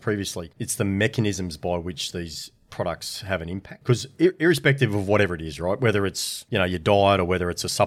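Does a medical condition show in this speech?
No.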